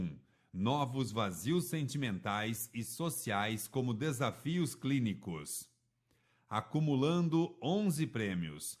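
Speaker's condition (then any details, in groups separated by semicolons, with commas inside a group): No condition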